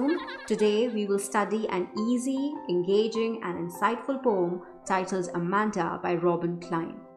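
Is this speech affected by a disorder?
No.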